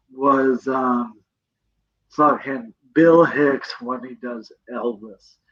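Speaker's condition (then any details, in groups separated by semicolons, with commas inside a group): Cerebral palsy; present from birth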